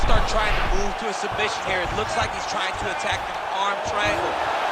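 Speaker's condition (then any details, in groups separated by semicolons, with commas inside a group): No condition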